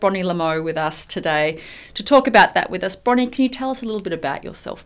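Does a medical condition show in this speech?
No.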